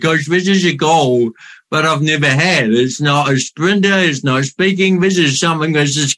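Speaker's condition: Cerebral palsy; cerebral palsy from birth, physical disability affecting how messages travel around body, walking affected; speech impediment, still speaks on stage regularly, New Zealand speaker of the year

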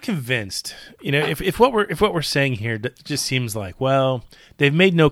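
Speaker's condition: No condition

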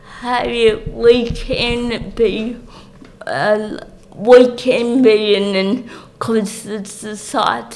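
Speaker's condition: Cerebral palsy; speech obviously affected

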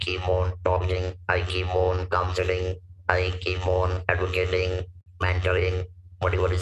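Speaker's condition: Laryngectomy for vocal cord cancer, stage 4 vocal cord cancer; speaks with electrolarynx; stage 4 vocal cord cancer at 44, Dr. Kultup Patel surgery, tracheostomy, 30 radiotherapy in Ahmedabad; lost natural voice, hoarse then whispering, wrote 3 months, robotic electrolarynx voice, no pitch or emotion

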